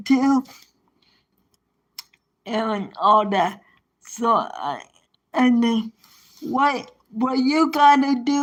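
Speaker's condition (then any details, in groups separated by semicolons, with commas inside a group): Cerebral palsy; present from birth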